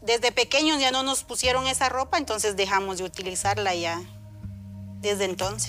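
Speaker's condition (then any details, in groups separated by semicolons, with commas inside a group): No condition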